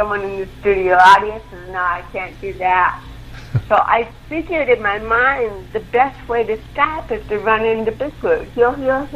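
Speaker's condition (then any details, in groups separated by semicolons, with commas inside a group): Cerebral palsy; involuntary movements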